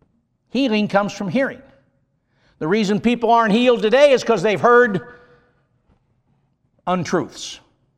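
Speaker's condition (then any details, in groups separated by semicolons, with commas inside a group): No condition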